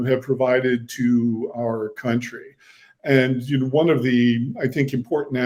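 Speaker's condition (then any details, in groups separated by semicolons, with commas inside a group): No condition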